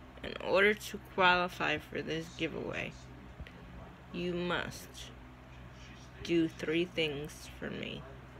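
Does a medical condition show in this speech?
Yes: cerebral palsy.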